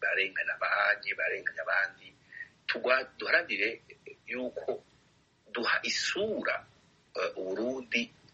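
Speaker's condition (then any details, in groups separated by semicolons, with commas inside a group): No condition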